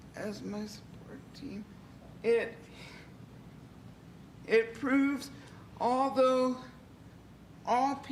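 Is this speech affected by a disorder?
Yes: cerebral palsy; physical limitations.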